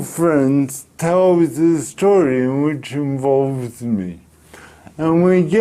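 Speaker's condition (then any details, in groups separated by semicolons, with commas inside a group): Cerebral palsy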